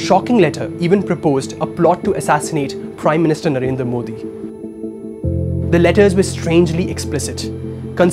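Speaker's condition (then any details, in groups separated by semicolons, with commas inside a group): No condition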